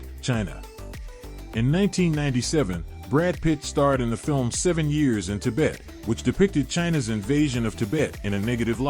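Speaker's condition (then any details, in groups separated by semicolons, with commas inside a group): No condition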